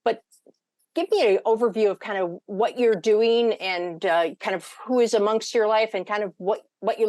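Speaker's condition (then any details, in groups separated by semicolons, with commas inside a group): No condition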